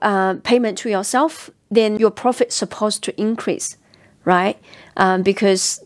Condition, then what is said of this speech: No condition.